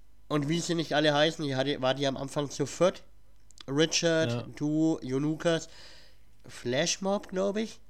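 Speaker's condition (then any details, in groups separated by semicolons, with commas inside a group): Cleft palate; cleft palate audible in speech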